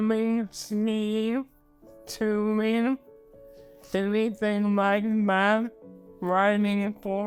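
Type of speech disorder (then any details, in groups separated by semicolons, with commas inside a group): Bulbar dysarthria; bulbar-onset ALS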